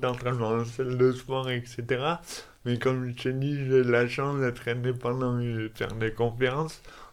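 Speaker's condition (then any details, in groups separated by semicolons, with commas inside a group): Dystonia; neurological, affects fine motor skills and speech, speech therapy until age 18, judo since age 3 to compensate; elocution difficulties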